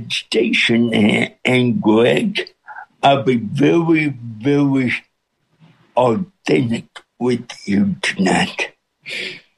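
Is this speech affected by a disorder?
Yes: cerebral palsy with speech impediment; speech impediment since birth.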